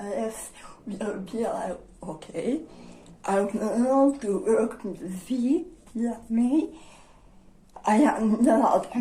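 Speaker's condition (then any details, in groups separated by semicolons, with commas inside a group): Dystonia; generalized dystonia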